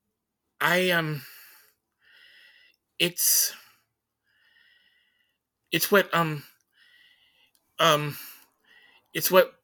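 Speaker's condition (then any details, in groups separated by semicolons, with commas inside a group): Stutter; stuttering during conversation; repeated sounds, repeated words, blocks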